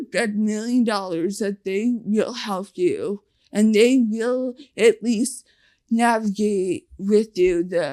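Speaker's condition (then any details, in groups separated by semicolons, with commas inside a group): Facial paralysis (nf2-swn); facial paralysis, four brain surgeries, radiation, gracilis flap to face; completely deaf, no implants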